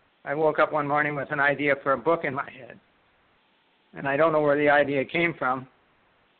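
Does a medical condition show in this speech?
Yes: Parkinson's disease; left-sided onset.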